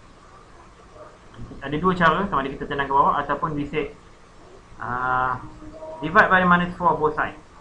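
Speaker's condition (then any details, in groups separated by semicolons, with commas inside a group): No condition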